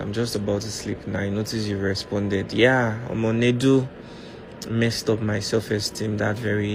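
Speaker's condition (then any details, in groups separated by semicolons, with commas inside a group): No condition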